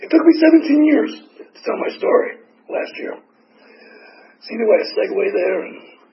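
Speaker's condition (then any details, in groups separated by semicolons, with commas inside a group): Tracheotomy; tracheotomy for 4 years, 8 surgeries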